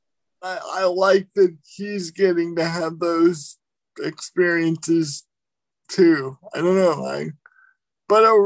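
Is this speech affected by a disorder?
Yes: cerebral palsy.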